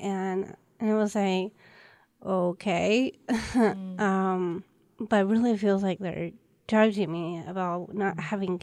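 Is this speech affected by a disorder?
Yes: Down syndrome; known since infancy.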